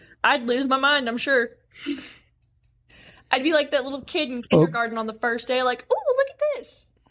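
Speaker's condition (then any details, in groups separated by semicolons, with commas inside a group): No condition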